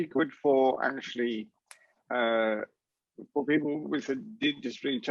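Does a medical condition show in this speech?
Yes: cerebral palsy.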